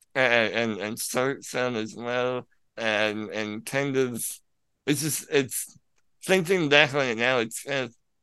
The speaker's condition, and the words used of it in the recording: Spinal muscular atrophy. Because it explains why he can be a little bit difficult to understand at times.